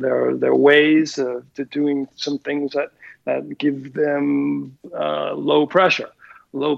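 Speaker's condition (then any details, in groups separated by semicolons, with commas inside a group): Aphasia after stroke; massive stroke, right-side paralysis and impaired comprehension at onset, initially global aphasia; about 14 years since stroke, aphasia persists, trains before speaking events; no speech at onset, first year ~1,000 words mostly nouns without verbs, must concentrate on speech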